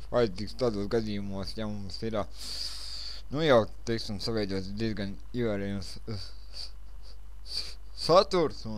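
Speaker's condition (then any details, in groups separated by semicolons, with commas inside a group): Cerebral palsy; since birth; speech not very clear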